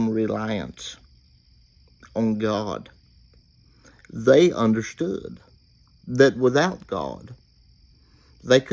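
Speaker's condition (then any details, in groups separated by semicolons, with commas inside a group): Cerebral palsy; uses wheelchair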